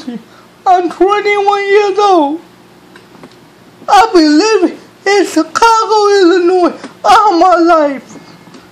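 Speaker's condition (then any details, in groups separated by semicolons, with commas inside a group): Cerebral palsy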